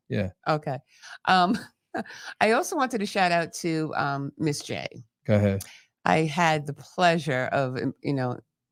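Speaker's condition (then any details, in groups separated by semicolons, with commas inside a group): No condition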